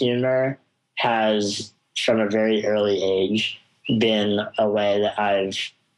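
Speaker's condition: Spinal muscular atrophy; congenital, progressive muscle wasting, never walked, crawled or sat unassisted, wheelchair since about age two; jaw and tongue weakness affects talking, may be difficult to understand, described as mumbly

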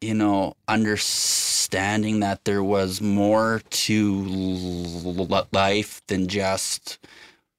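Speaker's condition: Stutter; long-standing, long tried to hide it; stuttering evident during recording; sound and word repetitions, repeated fillers uh, hesitations and restarts; prolonged sounds, blocks

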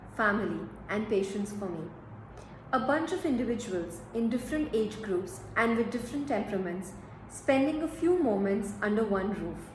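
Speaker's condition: No condition

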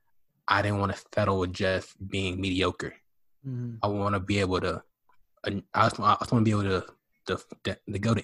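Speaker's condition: Stutter and lisp; self-practiced slower speech and clearer enunciation; still has stutter, improved through practice since first podcast episode; works on talking slower and enunciating; repeated sounds, prolonged sounds

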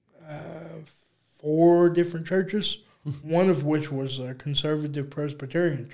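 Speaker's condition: Cerebral palsy; unable to walk

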